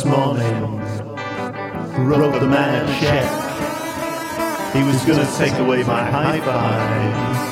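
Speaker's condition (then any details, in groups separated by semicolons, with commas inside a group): No condition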